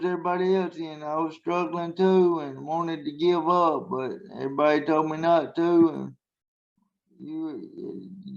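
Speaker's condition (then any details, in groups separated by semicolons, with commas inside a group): Traumatic brain injury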